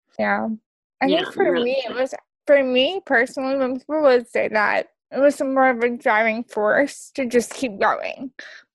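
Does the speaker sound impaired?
Yes: cerebral palsy; wheelchair use.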